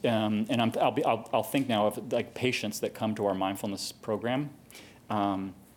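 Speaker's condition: No condition

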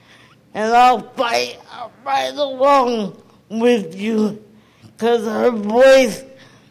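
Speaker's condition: Cerebral palsy; never received needed therapy

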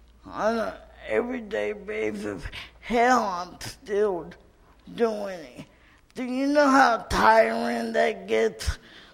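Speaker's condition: Cerebral palsy; cerebral palsy from birth, did not get needed physical therapy in childhood

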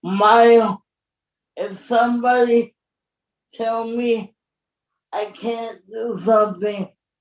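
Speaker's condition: Cerebral palsy; born very premature

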